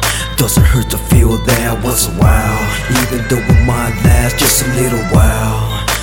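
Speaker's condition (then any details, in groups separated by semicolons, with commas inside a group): No condition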